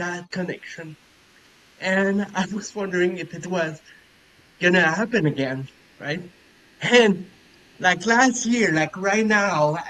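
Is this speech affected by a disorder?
Yes: cerebral palsy.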